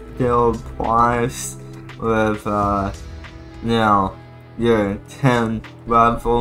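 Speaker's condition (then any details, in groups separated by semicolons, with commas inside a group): Cerebral palsy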